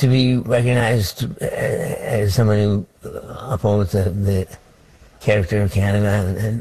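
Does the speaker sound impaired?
Yes: Parkinson's disease; went public with diagnosis 1998; about 35 years since diagnosis.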